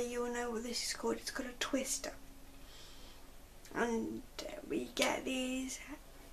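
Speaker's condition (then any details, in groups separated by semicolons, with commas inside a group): Cerebral palsy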